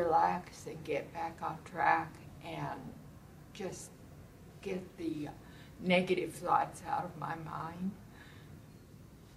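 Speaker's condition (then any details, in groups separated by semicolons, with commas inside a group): Multiple sclerosis; primary progressive form; symptoms improved with tai chi and meditation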